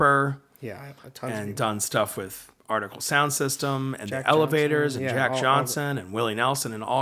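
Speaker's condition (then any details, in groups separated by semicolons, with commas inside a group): No condition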